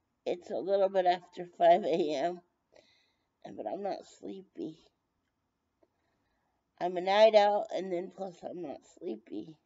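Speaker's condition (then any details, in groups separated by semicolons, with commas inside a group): Brain injury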